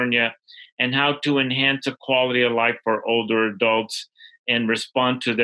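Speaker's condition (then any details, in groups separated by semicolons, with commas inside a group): No condition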